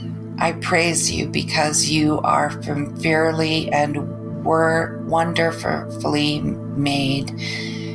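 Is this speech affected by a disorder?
Yes: aphasia and apraxia; caused by stroke, no physical symptoms, sudden loss of speech one evening, rehabilitation afterward; needed about two hours of planning to record, expects not to speak for a while after; speaking difficult at times, trouble getting words out, can still get message across.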